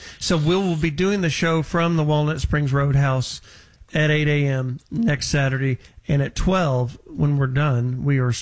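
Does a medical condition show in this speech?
No.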